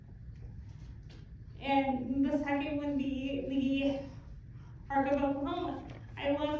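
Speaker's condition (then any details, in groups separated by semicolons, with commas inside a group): Cerebral palsy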